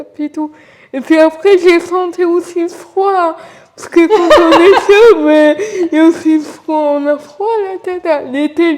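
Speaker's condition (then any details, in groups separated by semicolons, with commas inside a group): Cerebral palsy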